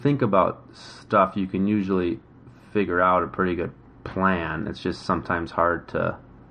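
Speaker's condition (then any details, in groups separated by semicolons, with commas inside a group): Stuttering; tightening during blocks, struggle in technical talk, can modify stutter; prolonged sounds, blocks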